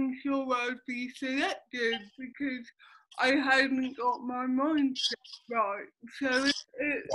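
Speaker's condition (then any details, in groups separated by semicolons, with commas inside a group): Cerebral palsy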